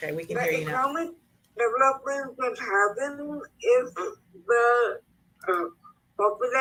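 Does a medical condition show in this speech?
Yes: cerebral palsy; speech affected.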